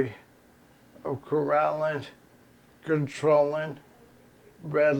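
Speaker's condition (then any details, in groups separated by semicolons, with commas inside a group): ALS; progressive terminal illness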